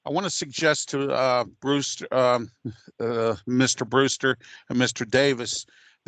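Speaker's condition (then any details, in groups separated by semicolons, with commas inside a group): No condition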